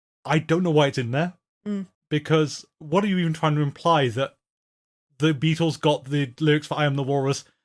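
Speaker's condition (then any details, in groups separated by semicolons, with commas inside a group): No condition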